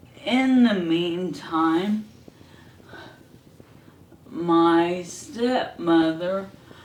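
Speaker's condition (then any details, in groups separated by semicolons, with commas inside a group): ALS; hand onset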